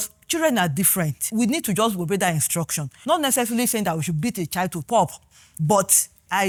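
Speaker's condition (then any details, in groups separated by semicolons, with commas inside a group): No condition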